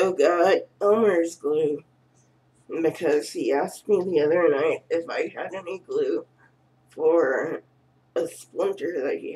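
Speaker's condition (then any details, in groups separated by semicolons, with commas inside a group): Cerebral palsy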